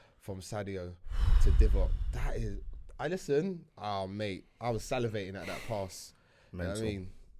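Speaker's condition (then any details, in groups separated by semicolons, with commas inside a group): No condition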